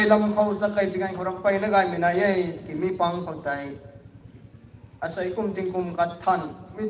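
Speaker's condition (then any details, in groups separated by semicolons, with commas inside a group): No condition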